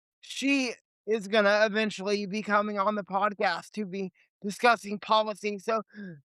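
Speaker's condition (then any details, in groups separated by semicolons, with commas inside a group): Cerebral palsy; from birth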